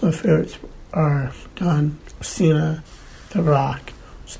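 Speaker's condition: Down syndrome; extra chromosome, some lung disease, replaced pulmonary valve, ventricular tachycardia, defibrillator, age 41; recovered from COVID-19 after trip to Brigham and Women's Hospital, exercising again

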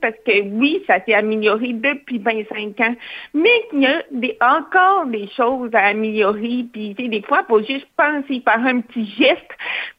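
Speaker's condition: Hearing loss, cochlear implant; hard of hearing, cochlear implant surgery at age four; uses interpreters and special education support, relies on lip reading, masks hinder understanding

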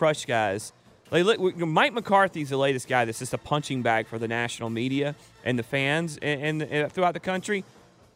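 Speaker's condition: No condition

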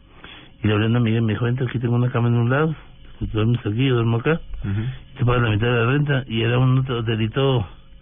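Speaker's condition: Parkinson's disease; past stooped posture, marked loss of physical strength; voice sometimes trembles, sometimes understood, sometimes not understood at all

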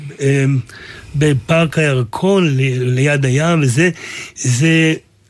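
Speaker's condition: Aphasia; completed rehabilitation at Beit Loewenstein, considered outstanding graduate; writing and speaking both a struggle

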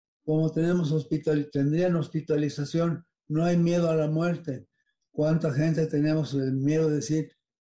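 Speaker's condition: Parkinson's disease; balance

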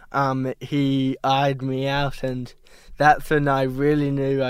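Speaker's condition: Cerebral palsy; diagnosed at 12 months

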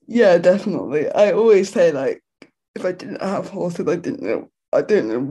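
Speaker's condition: Quadriplegic cerebral palsy; present from birth, muscles move uncontrollably

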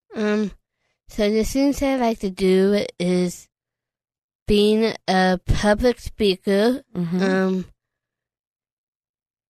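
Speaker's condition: Down syndrome; age 24

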